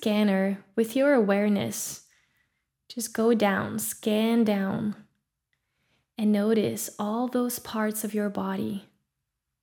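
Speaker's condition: No condition

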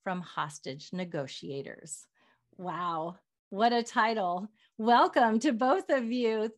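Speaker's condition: No condition

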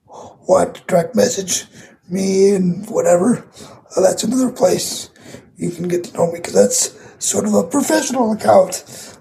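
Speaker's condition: Cerebral palsy; cerebral palsy from brain bleed, very tight muscles, trouble walking, needs help walking and toileting, dad assists daily; condition audible in voice

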